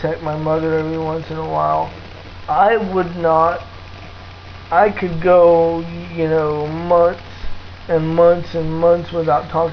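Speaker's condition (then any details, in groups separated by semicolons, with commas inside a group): Cerebral palsy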